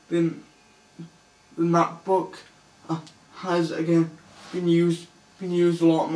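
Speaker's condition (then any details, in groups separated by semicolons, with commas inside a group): Cerebral palsy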